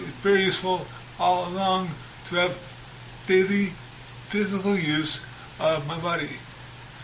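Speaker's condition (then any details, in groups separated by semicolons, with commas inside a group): Traumatic brain injury; over 10 years since injury, three-week coma, still improving; speech improving, once unintelligible, uses voice recorder for feedback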